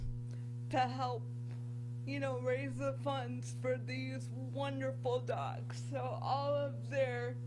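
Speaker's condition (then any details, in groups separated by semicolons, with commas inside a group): Cerebral palsy; from birth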